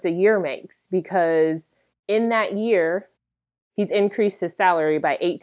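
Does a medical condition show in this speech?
No.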